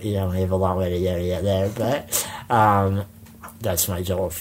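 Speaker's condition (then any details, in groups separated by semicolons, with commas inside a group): Spinal muscular atrophy; congenital, muscles waste away with age, wheelchair for most of life; hands talking over to cousin mid-interview to give jaw a break; jaw tires with prolonged speaking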